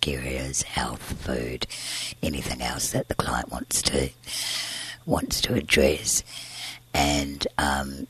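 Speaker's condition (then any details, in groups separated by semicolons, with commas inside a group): Tracheostomy and scarred vocal cord, laryngeal cysts, surgical vocal cord scarring; one vocal cord scarred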